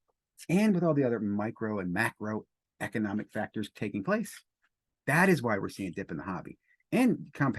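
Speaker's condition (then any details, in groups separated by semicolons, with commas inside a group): No condition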